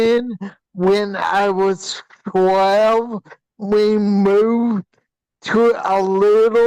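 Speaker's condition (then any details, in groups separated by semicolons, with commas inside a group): Hydrocephalus with shunt failure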